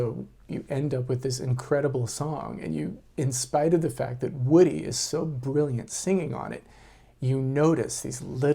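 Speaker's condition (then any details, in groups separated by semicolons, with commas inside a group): No condition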